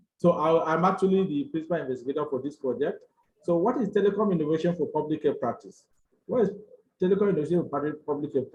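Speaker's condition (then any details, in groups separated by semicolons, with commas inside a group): No condition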